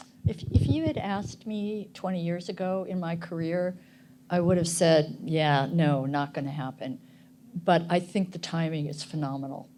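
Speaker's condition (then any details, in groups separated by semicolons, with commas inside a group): No condition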